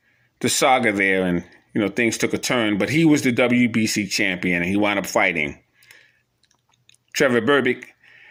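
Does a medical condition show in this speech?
No.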